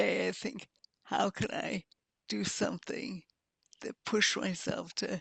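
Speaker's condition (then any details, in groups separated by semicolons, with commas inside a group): Multiple sclerosis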